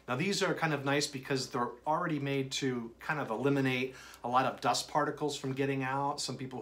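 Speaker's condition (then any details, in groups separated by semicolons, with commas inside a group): No condition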